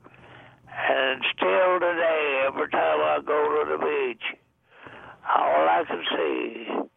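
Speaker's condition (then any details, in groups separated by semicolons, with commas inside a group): Deafness; also blind, age 99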